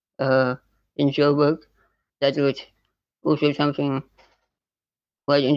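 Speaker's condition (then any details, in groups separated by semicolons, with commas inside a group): Spinal muscular atrophy type 2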